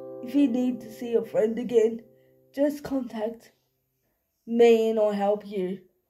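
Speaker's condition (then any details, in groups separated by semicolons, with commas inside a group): Cerebral palsy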